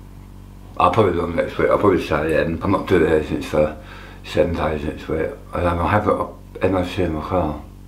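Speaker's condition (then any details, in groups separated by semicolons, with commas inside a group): Tongue cancer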